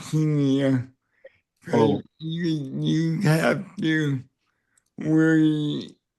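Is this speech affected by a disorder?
Yes: cerebral palsy; neck surgery went badly.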